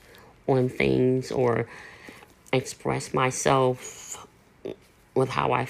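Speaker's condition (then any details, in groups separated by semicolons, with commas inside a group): Cleft lip and palate; surgically repaired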